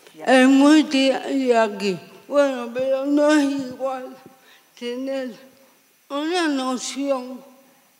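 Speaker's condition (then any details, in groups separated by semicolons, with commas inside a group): Severe cerebral palsy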